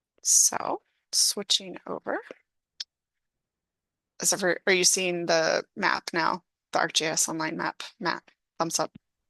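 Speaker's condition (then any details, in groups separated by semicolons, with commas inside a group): No condition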